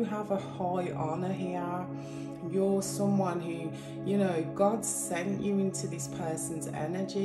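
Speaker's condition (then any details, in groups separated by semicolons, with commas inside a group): No condition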